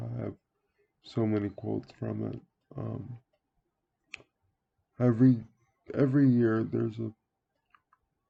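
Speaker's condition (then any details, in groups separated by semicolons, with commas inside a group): Cerebral palsy; speaks relatively well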